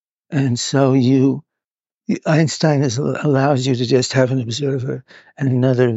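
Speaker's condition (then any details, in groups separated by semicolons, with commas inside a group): Parkinson's; needs to move about while filmed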